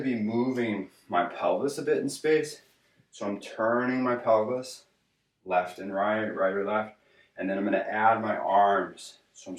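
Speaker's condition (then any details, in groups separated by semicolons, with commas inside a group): No condition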